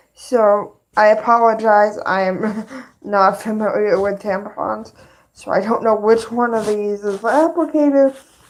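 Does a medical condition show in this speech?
Yes: cerebral palsy; both hands affected.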